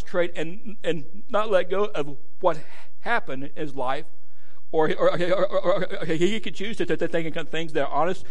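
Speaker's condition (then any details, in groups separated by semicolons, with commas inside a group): Stuttering; struggled with it for a while, adults at gadsdale said stutter barred preaching; worse when trying to stand still; repeated sounds, prolonged sounds, blocks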